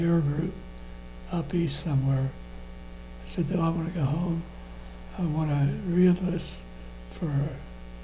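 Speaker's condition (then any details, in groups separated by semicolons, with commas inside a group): Parkinson's disease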